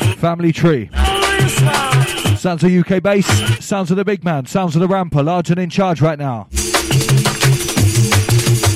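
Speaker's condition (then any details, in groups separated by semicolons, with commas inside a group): No condition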